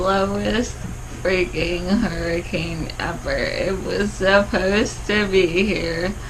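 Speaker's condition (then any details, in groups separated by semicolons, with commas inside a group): ALS; no ventilator needed yet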